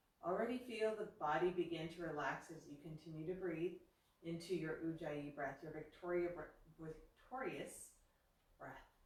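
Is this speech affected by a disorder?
No.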